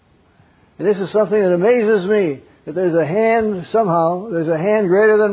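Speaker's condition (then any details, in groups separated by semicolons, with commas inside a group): Parkinson's; wakes up around 3 am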